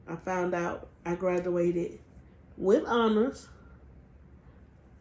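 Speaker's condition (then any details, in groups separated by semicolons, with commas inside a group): Cerebral palsy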